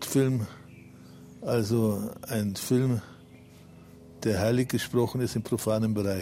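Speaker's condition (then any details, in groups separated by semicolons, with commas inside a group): Parkinson's disease; now walks with crutches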